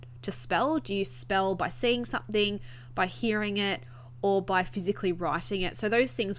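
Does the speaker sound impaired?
No.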